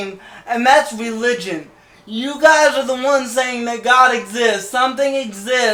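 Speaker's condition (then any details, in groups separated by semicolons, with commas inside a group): Cerebral palsy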